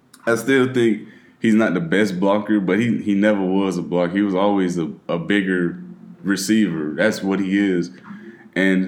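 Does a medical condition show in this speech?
No.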